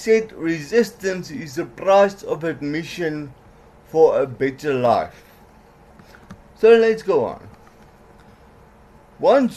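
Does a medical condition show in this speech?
Yes: cerebral palsy; doubted legs could last 6 continuous hours.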